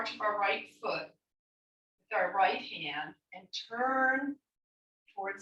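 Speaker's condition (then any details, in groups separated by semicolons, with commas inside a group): No condition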